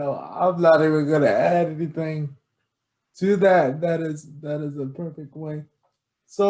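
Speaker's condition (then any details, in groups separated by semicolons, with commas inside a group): Cerebral palsy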